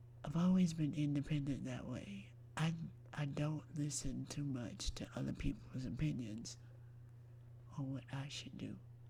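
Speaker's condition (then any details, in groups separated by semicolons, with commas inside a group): Myasthenia gravis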